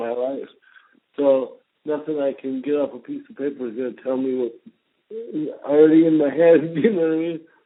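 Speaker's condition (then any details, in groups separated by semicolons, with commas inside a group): Cerebral palsy; present since birth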